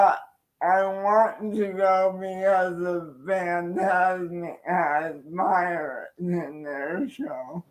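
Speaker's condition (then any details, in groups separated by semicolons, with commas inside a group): Cerebral palsy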